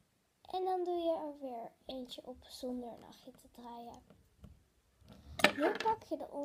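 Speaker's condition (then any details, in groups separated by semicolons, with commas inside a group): No condition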